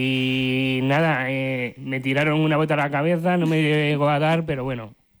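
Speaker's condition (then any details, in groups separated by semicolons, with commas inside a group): Down syndrome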